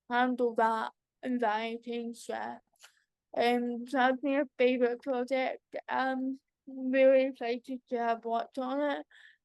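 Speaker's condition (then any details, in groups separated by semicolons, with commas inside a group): Cerebral palsy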